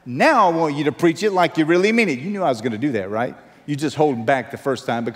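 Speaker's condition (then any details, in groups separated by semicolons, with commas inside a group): No condition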